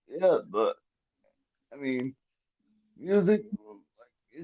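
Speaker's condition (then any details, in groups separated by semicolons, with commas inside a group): Cerebral palsy, quadriplegic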